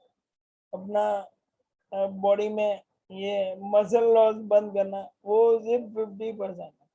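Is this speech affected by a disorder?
Yes: motor neurone disease; voice strong and loud.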